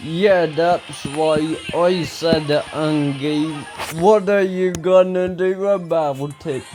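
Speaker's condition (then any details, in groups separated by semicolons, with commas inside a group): Ataxia; speech recently worse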